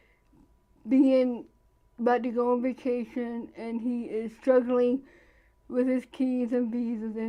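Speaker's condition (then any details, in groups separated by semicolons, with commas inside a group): Cerebral palsy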